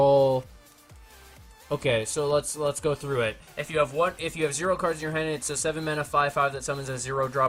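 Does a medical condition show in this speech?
No.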